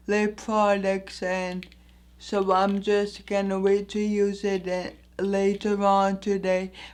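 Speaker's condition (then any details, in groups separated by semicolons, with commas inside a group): Anoxic brain injury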